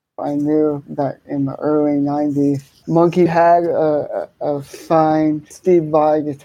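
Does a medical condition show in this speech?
Yes: cerebral palsy, hemiplegia.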